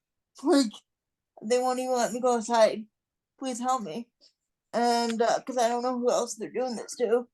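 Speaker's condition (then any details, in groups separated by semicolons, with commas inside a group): Cerebral palsy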